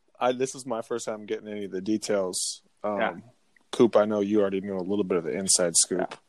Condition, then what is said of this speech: None; typical speech.